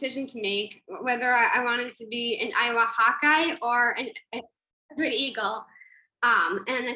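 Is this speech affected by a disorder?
Yes: Down syndrome; coached by Diane Jensen.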